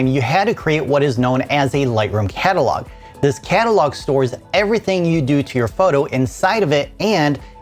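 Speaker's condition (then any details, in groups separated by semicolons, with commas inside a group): No condition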